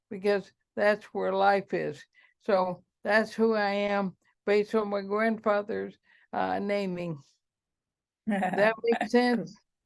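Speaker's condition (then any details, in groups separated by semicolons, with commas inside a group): ALS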